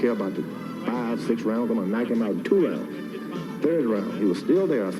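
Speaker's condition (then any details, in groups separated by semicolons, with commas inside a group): No condition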